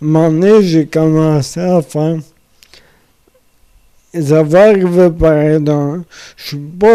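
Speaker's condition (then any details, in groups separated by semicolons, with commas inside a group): Amyotrophic lateral sclerosis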